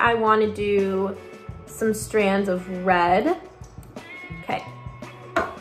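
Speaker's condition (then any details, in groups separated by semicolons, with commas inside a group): No condition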